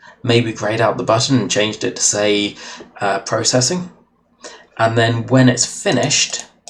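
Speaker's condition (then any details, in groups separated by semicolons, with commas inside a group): No condition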